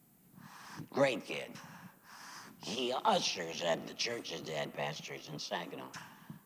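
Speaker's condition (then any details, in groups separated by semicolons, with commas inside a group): Laryngectomy; says used to serve God with voice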